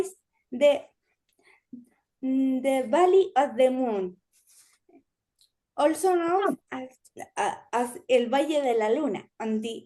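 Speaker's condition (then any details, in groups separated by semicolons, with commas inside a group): Cerebral palsy; limits current activity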